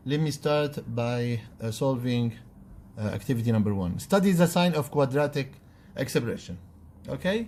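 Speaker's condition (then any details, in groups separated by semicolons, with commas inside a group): No condition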